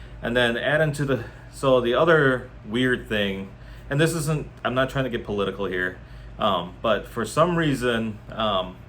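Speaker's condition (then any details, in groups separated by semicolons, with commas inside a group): No condition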